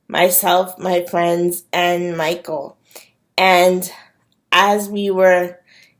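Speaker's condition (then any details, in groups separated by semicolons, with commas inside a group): Cerebral palsy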